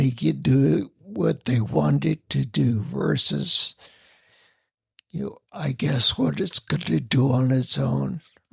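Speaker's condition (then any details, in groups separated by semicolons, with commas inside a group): Spinocerebellar ataxia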